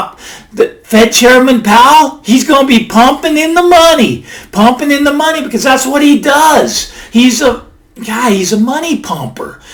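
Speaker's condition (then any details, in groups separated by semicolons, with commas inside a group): No condition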